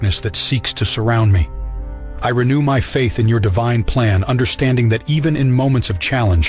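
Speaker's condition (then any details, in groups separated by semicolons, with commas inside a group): No condition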